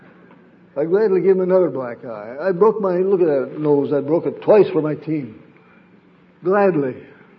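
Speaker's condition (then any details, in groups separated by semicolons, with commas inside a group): Parkinson's disease; sleep disrupted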